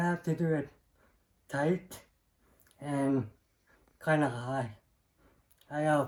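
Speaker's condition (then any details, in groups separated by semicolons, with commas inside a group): Cerebral palsy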